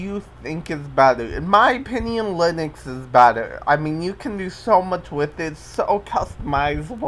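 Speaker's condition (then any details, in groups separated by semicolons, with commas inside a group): Cerebral palsy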